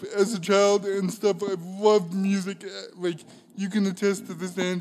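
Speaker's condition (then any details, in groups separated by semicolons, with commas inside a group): Cerebral palsy; involuntary shaking movements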